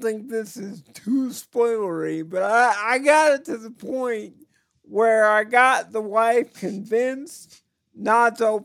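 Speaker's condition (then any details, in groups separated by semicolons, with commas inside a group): Cerebral palsy; chronic pain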